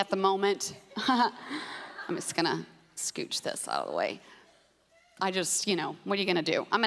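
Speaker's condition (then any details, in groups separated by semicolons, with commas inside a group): No condition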